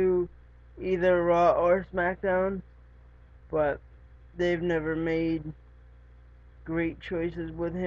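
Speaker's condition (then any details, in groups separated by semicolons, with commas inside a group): Cerebral palsy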